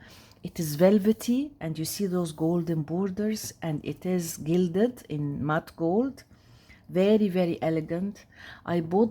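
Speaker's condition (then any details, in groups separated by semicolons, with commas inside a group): No condition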